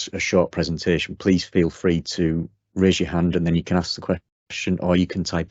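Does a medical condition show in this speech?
No.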